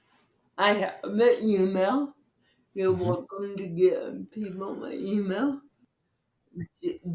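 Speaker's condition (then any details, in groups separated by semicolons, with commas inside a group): Cerebral palsy; from birth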